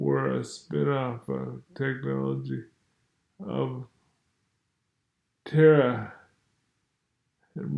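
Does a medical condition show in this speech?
Yes: multiple sclerosis.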